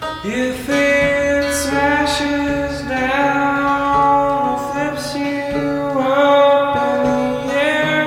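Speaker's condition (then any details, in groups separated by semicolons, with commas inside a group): No condition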